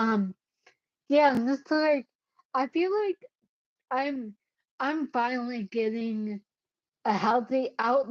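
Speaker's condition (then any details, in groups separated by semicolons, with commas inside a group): Cerebellar ataxia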